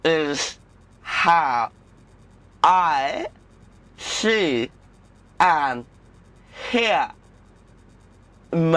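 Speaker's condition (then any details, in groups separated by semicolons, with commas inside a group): Cerebral palsy (acted)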